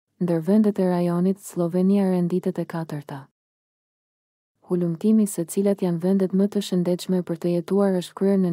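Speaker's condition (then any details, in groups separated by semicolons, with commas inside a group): No condition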